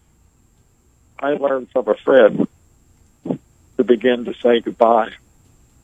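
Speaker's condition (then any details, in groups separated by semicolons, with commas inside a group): ALS; ALS destroying motor neurons controlling muscles, nearly 20 years, sensation intact, clothing seams cause pain; paralyzed with sensation intact, uses wheelchair; barely able to speak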